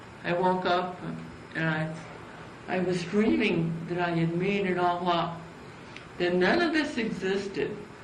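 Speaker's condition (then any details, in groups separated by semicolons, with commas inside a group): Cerebral palsy; from birth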